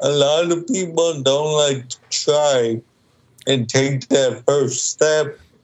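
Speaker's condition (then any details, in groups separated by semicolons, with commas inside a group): Cerebral palsy, mild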